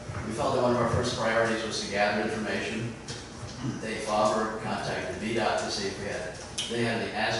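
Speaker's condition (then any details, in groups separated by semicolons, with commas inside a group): No condition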